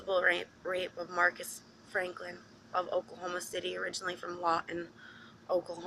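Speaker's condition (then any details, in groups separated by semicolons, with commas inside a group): No condition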